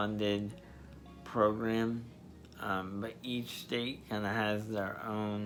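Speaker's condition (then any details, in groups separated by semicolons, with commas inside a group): Spastic diplegia cerebral palsy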